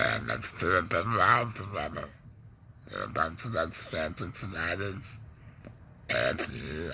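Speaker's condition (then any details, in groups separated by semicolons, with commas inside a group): Laryngectomy; tongue cancer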